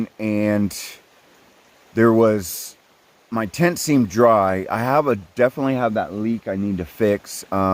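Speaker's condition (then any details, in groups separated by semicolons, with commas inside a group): No condition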